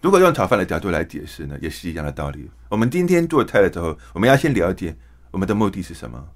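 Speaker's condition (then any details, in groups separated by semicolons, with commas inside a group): Hearing impairment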